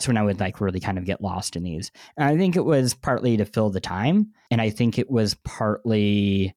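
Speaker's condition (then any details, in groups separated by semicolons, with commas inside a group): Cleft lip and palate; 2-3 months recovery each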